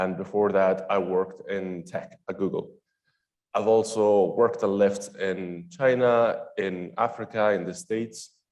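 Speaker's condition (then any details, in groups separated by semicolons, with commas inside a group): No condition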